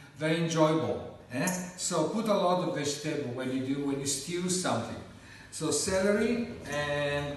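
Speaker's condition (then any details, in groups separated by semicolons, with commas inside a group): No condition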